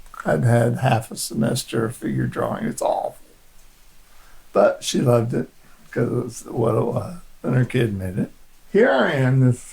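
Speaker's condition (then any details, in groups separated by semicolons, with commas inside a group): Parkinson's disease; poor balance, long history of shaking, brain surgery discussed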